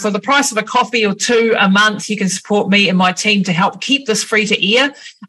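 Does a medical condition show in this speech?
No.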